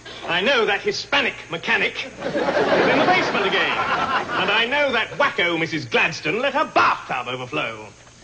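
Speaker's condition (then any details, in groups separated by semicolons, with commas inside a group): No condition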